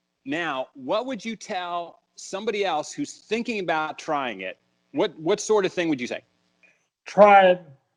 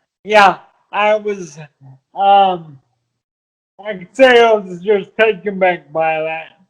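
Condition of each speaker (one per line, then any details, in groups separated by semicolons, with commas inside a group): No condition
Multiple sclerosis; affects hands and balance; diagnosed about 9 years ago, walking trouble, hands close up; voice stronger after treatment, breathing laboured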